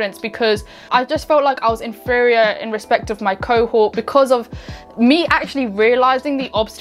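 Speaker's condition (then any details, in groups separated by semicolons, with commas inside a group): No condition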